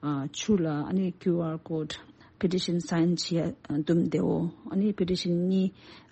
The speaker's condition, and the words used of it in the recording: No condition.